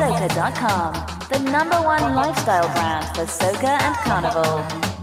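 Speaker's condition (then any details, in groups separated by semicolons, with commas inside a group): No condition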